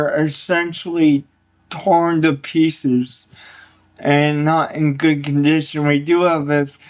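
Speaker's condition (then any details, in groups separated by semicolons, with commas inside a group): Cerebral palsy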